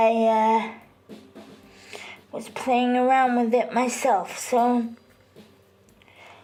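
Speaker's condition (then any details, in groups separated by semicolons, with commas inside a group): Cerebral palsy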